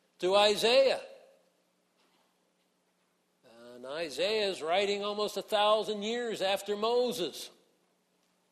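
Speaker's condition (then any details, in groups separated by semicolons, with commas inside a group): No condition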